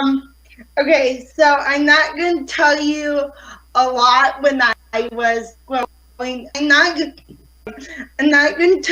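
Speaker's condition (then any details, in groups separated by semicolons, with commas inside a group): Cerebral palsy; affects fine motor skills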